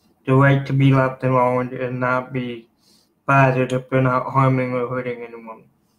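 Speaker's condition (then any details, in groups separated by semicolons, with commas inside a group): Cerebral palsy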